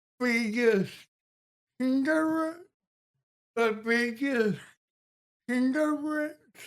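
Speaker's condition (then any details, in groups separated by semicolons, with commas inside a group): Cerebral palsy; speech impediment, often hard to understand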